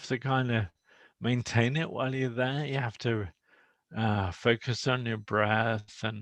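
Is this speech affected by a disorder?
Yes: motor neuron disease; hands weak, head-worn pointer, voice recognition; about 18 months since diagnosis, no longer walking; speech a little slow.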